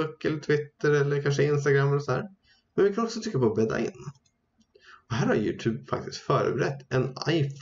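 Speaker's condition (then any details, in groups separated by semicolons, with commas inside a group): No condition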